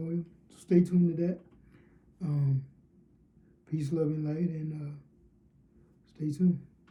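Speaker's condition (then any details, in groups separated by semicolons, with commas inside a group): Cerebral palsy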